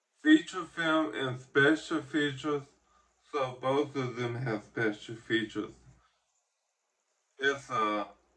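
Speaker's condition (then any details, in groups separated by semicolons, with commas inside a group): Ataxic cerebral palsy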